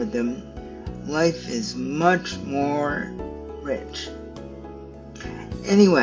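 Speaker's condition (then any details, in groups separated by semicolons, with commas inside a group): Cerebral palsy; stiff muscles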